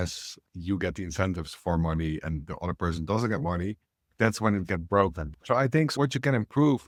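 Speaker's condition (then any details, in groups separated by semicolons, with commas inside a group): No condition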